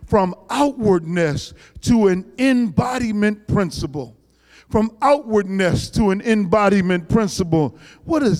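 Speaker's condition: No condition

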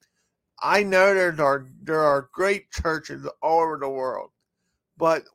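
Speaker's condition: Cerebral palsy; affects walk and speech, outward visible disability; strangers judge speech

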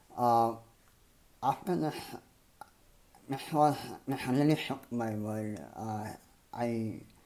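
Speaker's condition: Cleft palate and lip; misaligned jaws

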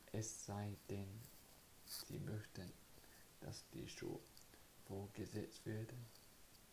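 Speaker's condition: Cerebral palsy; pain

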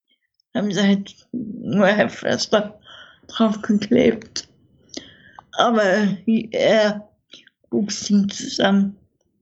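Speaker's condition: Infantile cerebral palsy, spastic; worsening with growth

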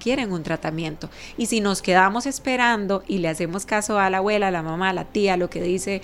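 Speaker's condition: No condition

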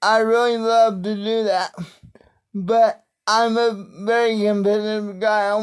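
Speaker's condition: Cerebral palsy; wheelchair user

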